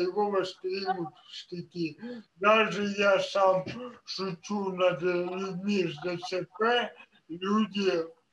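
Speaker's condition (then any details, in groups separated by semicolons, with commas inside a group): Cerebral palsy; speech therapy in kindergarten, daily diction practice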